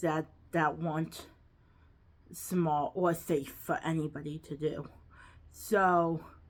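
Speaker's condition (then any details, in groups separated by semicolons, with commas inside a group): Cerebral palsy, quadriplegic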